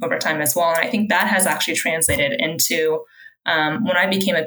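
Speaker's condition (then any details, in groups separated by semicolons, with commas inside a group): No condition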